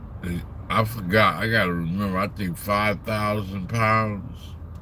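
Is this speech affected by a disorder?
Yes: slurred speech.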